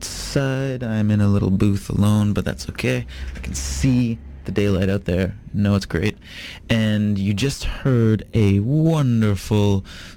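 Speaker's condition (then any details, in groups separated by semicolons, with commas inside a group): No condition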